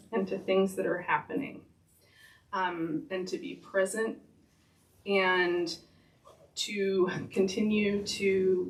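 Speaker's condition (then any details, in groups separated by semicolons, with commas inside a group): No condition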